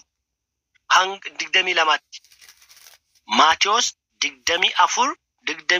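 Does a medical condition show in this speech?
No.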